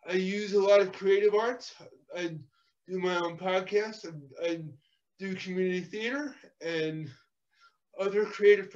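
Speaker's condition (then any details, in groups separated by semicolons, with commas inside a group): Cerebral palsy; physical therapy in childhood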